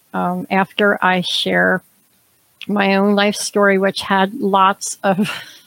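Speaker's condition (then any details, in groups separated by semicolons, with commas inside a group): Cleft palate; congenital, extremely severe, no nose, no upper lip, trachea issues, experimental plastic surgery; unclear speech at school age, early extreme breathing difficulties, feeding problems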